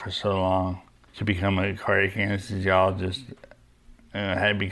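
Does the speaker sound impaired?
Yes: Parkinson's disease; young-onset, LRRK2 hereditary, diagnosed at 38, right hand weakness, freezing, medication 5 years, deep brain stimulator; medication plus deep brain stimulation, adjustable if dyskinesias, daily exercise, Peloton bike.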